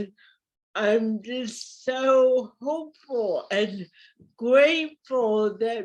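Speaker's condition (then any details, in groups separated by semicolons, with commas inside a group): Cerebral palsy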